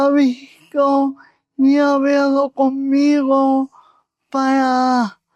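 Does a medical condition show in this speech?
Yes: cerebral palsy.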